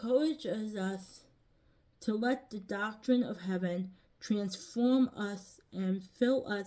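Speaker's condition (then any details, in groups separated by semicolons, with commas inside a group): Cerebral palsy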